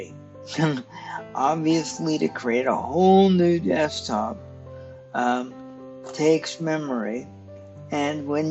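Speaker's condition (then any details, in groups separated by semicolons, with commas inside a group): Cerebral palsy; stiff muscles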